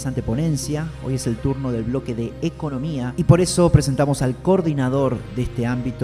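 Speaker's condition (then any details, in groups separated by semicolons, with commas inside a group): No condition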